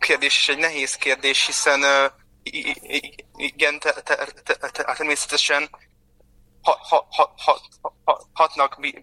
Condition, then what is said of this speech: Stuttering. Mivel nálam például nem csak akkor jelentkezik a dadogás fokozott forma, amikor izgulok, vagy idegennel beszélek, hanem akkor is, ha épp nagyon boldog vagyok.